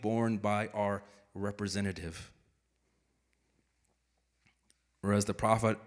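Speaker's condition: No condition

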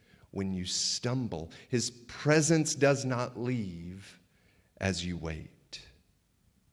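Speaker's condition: No condition

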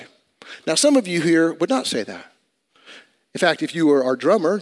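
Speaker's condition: No condition

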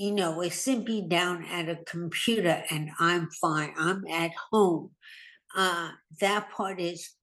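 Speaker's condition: Hemorrhagic stroke; near-fatal brain bleed with unconsciousness, weak right side, right-handed, now types only with left hand; trouble putting thoughts into language, brain works faster than tongue, hard getting words out quickly

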